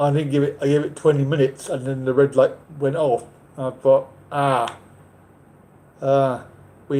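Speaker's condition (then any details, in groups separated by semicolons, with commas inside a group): Cerebral palsy; back surgery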